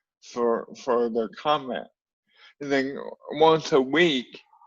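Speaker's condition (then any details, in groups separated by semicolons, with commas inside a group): Cerebral palsy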